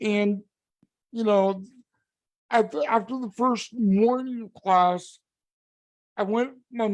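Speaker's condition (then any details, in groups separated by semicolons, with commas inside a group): Cerebral palsy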